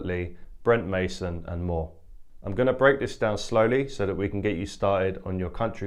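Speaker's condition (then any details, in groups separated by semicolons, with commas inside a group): No condition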